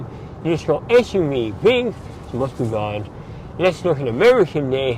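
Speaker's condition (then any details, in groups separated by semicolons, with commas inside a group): Mouth cancer surgery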